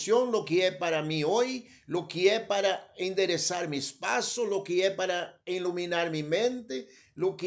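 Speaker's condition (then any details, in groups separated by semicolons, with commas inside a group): No condition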